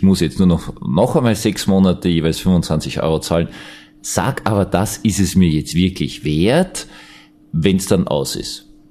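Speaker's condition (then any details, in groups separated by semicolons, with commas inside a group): No condition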